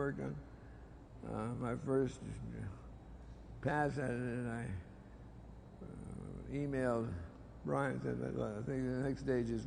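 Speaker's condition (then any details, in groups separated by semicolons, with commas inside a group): Parkinson's disease; diagnosed 20 years ago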